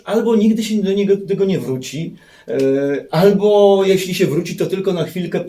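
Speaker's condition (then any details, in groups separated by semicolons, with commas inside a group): No condition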